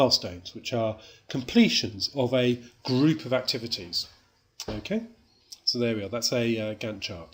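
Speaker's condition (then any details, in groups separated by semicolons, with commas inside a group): No condition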